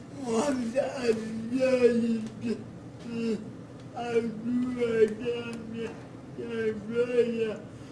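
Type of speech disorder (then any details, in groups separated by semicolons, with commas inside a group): Dysarthria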